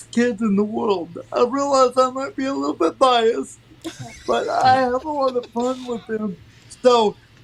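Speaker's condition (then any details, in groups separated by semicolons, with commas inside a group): Cerebral palsy; from birth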